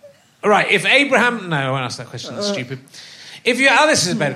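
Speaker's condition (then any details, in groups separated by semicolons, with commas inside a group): No condition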